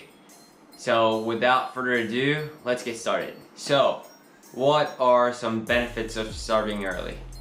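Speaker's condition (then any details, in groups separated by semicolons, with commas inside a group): No condition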